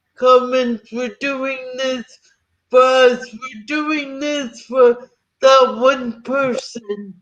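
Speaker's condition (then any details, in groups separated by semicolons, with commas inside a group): Cerebral palsy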